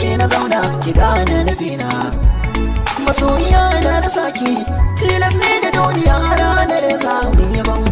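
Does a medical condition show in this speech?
No.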